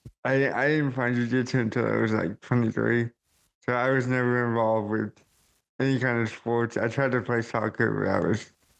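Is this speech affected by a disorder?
Yes: cerebral palsy; caused by stroke at birth.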